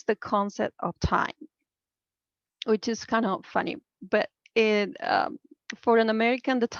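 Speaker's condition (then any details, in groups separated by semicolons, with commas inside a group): No condition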